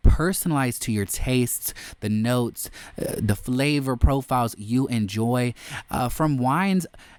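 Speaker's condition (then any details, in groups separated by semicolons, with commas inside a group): No condition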